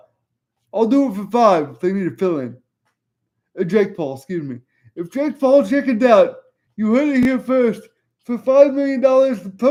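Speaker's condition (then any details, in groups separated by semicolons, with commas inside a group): Cerebral palsy; voice tone sometimes odd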